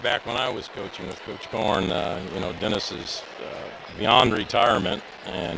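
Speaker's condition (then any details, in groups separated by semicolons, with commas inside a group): No condition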